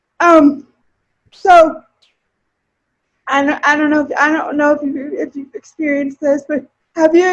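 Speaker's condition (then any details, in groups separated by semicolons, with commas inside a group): Cerebral palsy; present from birth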